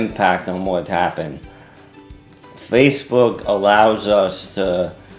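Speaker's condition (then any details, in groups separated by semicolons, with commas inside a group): ALS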